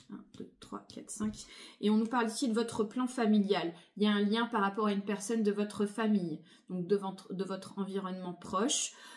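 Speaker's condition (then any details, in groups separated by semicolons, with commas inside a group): No condition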